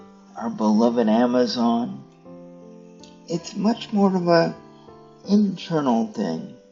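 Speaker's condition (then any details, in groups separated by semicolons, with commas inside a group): Cerebral palsy; stiff muscles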